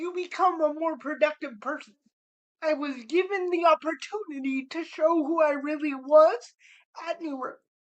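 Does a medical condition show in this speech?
Yes: cerebral palsy; spastic cerebral palsy.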